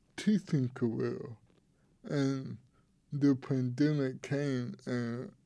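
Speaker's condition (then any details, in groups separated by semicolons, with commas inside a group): Cerebral palsy; congenital, tight muscles, affects walking and hands, past physical therapy for hand use; daily muscle relaxant three times a day; affects speaking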